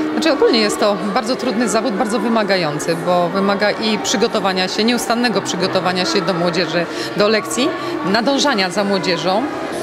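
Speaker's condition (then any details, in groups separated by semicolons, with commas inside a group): No condition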